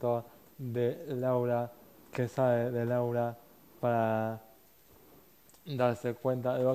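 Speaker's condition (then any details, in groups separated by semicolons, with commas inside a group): Cerebral palsy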